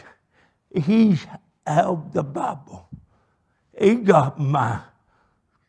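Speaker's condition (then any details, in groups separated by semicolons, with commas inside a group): Cerebral palsy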